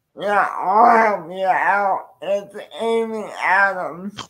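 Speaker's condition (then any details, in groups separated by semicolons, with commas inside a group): Cerebral palsy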